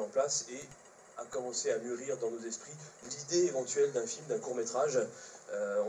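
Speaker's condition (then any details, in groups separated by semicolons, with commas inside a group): No condition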